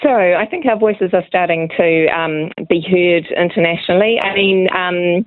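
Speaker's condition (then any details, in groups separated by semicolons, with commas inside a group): No condition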